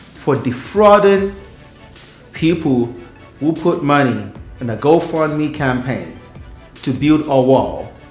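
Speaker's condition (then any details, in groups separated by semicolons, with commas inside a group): No condition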